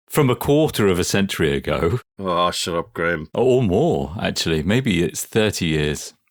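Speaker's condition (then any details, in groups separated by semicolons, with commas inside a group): No condition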